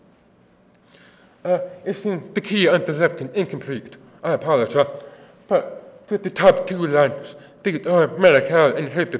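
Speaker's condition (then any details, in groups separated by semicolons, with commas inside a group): Deafness; offers to repeat if not understood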